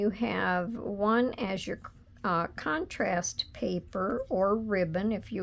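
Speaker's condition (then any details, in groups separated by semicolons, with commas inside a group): No condition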